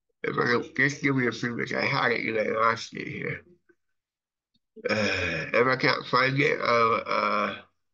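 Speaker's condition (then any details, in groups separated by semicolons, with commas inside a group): Cerebral palsy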